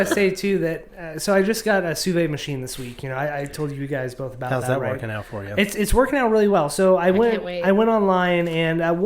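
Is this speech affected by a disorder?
No.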